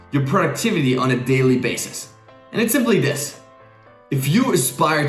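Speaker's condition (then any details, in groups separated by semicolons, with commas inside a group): No condition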